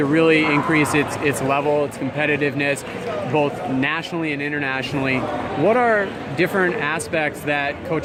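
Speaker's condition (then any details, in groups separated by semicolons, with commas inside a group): No condition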